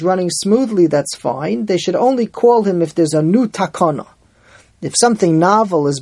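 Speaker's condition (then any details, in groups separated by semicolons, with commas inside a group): No condition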